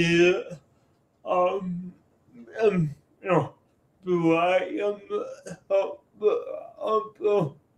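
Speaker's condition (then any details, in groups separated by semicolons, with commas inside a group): Cerebral palsy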